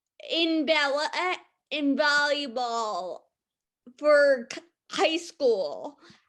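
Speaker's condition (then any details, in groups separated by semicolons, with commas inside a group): Ataxia neuropathy (polg); POLG mitochondrial ataxia neuropathy, progressive; onset and diagnosis at 14, cannot type; often not understood, repeats or types on phone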